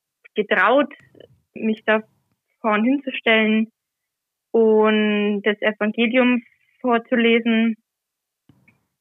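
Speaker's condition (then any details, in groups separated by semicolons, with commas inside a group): Stuttering; covert stuttering, noticed around age 10, hidden until age 21; no longer hiding stuttering, regularly reads gospel or epistle aloud as church lector; reading aloud not stutter-free, anticipates problem words, once hid by word switching and fillers, avoided t-words at school; prolonged sounds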